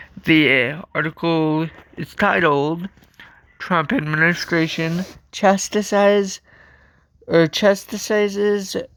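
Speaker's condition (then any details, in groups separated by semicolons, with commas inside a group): Cerebral palsy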